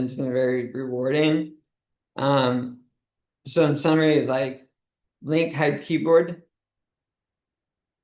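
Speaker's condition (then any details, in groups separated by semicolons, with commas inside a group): ALS; foot onset, brain-computer interface implant in motor cortex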